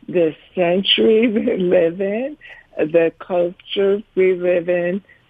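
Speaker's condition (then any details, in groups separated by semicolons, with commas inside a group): ALS; legs or hands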